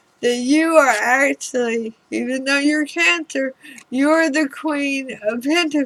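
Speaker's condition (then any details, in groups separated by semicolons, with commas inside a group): Throat cancer radiation damage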